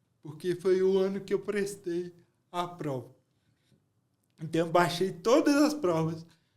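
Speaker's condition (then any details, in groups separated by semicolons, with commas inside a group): Cerebral palsy; low brain oxygen at birth, delayed delivery; over 40 years since onset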